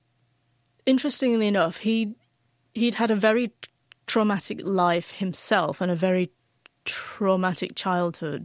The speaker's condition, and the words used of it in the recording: Stuttering. My stutter has always been quite mild and not that prevalent